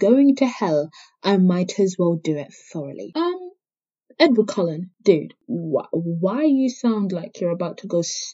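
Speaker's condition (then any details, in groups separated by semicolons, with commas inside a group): No condition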